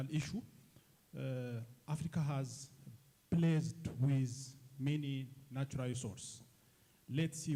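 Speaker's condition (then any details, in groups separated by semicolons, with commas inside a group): No condition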